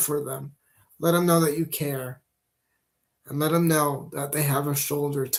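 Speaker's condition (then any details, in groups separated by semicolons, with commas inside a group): Cerebral palsy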